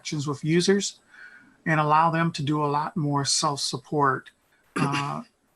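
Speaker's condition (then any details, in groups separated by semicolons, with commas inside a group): No condition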